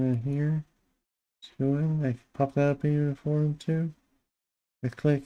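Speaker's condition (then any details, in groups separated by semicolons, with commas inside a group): Parkinson's disease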